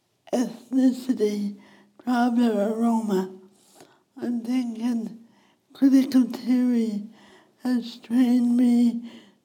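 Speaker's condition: Speech impediment; wheelchair user

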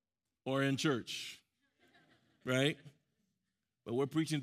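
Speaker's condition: No condition

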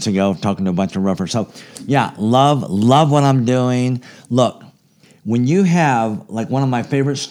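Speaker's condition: Cleft palate; congenital, very severe

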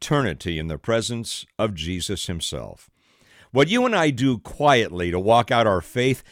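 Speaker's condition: No condition

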